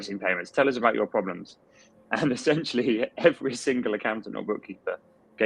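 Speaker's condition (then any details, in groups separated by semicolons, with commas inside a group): No condition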